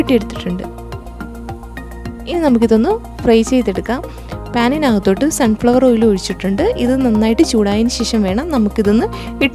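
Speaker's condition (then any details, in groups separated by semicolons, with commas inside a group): No condition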